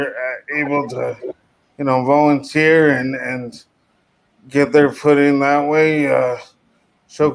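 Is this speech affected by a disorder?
Yes: cerebral palsy.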